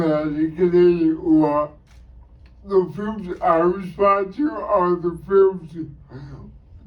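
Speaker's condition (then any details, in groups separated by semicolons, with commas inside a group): Cerebral palsy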